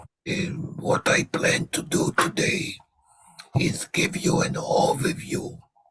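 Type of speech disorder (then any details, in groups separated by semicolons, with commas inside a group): Speech with a voice prosthesis; laryngectomy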